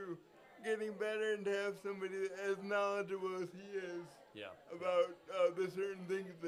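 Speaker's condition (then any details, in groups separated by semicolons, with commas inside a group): Cerebral palsy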